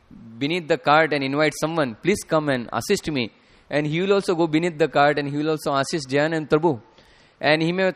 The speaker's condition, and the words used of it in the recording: None; typical speech.